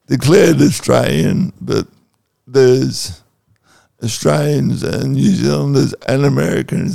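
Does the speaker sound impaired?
Yes: cerebral palsy.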